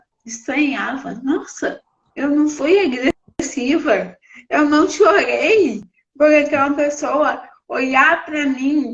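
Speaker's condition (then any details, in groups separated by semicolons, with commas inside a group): Cerebral palsy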